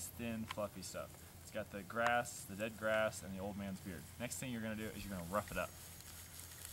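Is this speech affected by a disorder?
No.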